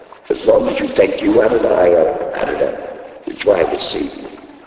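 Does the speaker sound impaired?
Yes: laryngectomy; needs thumb to talk.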